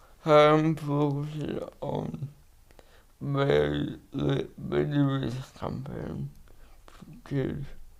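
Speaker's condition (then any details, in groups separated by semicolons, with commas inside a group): Cerebral palsy; birth injury, not breathing at birth; speech therapy, physio, uses wheelchair, seizures; receives speech therapy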